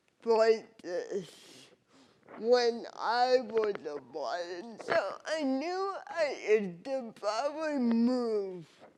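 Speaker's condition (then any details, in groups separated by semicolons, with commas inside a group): Cerebral palsy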